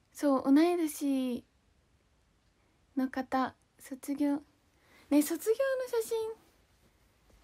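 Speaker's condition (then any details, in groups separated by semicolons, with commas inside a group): No condition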